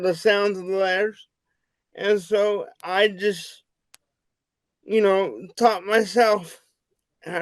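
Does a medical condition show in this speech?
Yes: cerebral palsy; wheelchair user.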